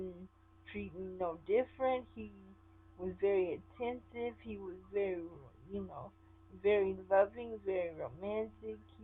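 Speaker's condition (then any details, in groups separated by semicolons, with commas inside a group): Cerebral palsy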